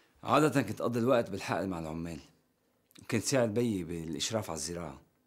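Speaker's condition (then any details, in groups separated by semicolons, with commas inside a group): No condition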